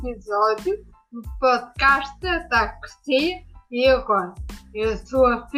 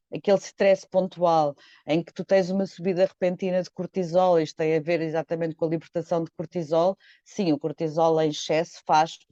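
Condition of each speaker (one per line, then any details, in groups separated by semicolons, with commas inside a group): Ataxia after brain injury
No condition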